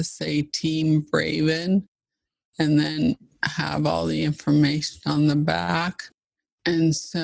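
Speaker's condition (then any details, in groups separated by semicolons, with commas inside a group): ALS (Lou Gehrig's disease); fast progressing form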